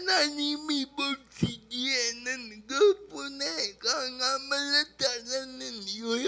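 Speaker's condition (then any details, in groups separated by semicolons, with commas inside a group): Brain lesion disability grade 1, severe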